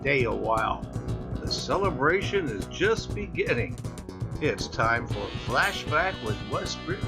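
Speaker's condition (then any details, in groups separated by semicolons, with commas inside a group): No condition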